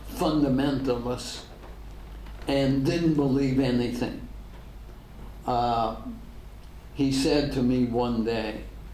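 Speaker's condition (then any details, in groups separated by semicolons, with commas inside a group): ALS; degenerative; diagnosed ten years ago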